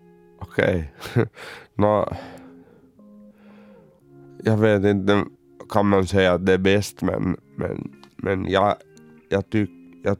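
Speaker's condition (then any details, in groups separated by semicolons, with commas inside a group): Cerebral palsy; uses wheelchair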